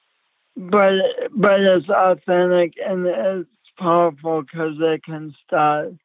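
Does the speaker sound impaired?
Yes: speech impediment; since childhood, uncoordinated with poor balance as child, physical and occupational therapy in childhood; repeating words over and over, impediment never went away.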